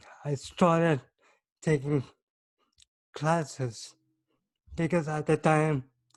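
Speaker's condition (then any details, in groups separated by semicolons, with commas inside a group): Cerebral palsy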